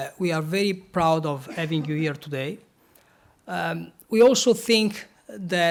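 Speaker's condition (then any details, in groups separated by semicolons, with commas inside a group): No condition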